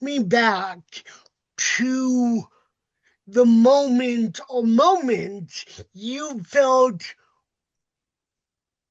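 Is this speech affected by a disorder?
Yes: cerebral palsy; uses walker and wheelchair.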